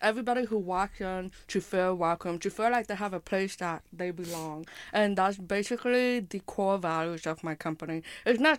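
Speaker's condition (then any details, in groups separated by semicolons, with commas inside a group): Hearing impairment with speech impairment; does not sound like others, speech and hearing impairments sometimes affect talking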